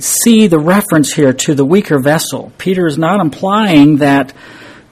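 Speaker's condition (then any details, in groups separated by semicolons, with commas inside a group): No condition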